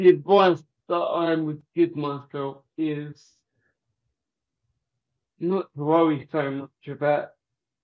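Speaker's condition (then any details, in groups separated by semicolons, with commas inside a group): Cerebral palsy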